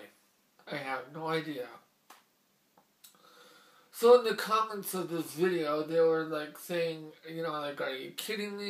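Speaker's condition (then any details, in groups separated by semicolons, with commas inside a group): Mobius syndrome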